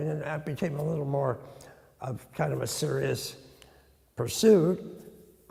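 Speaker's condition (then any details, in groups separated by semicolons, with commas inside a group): Tongue cancer; treated in the past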